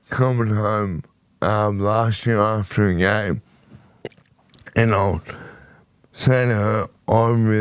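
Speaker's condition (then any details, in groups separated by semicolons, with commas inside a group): Motor neurone disease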